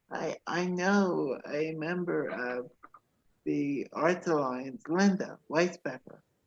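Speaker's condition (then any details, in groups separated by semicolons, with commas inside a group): Cerebral palsy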